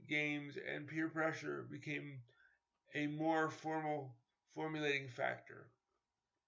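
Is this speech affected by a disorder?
Yes: cerebral palsy; later crutches.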